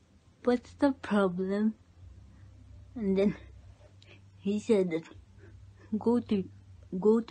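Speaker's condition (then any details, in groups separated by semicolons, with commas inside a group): Cerebral palsy; present from birth, cannot walk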